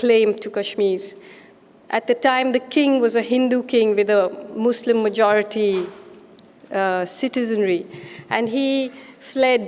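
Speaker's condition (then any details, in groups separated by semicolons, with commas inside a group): No condition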